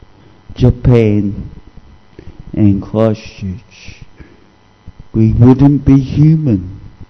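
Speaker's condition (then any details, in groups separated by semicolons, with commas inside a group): Cerebral palsy; discovered at age 2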